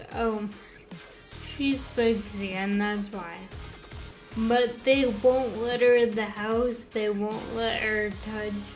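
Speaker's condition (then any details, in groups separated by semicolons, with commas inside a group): Friedreich's ataxia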